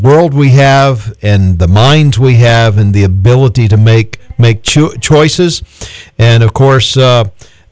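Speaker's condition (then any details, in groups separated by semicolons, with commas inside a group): No condition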